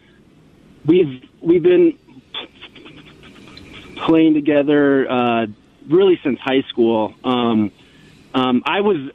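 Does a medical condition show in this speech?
Yes: stuttering; discloses stuttering at start of radio interview; on phone or radio can sound like a bad connection; here repeated words, blocks.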